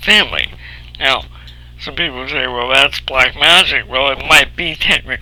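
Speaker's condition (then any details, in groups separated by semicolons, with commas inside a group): Cerebral palsy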